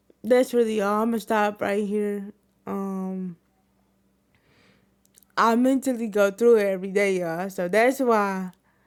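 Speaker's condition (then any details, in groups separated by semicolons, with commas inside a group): Cerebral palsy; wheelchair user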